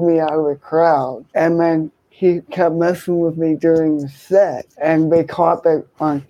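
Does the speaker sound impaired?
Yes: cerebral palsy, hemiplegia.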